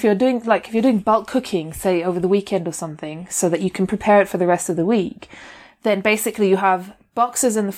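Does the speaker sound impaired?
No.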